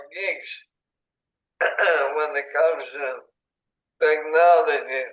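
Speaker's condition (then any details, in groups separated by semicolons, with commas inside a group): ALS, speech-generating device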